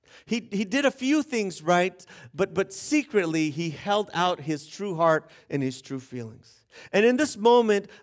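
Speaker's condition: No condition

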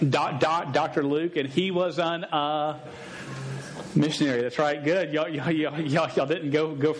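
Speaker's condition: Stutter; probably present in childhood; sometimes unable to say own name in public; repeated sounds, prolonged sounds

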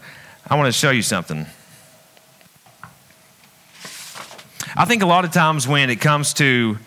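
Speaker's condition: No condition

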